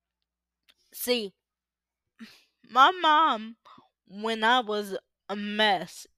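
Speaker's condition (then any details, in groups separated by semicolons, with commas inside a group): Cerebral palsy; uses power wheelchair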